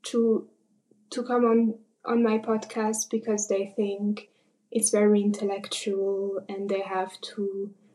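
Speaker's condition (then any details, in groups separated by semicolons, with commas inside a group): Covert stuttering; gradual onset in puberty, worse end of high school, father stuttered, therapy exercises unhelpful; early in accepting stutter, trying to be less covert; hid stutter with techniques in German, French, not in English, grew silent from fear; repeated words, prolonged sounds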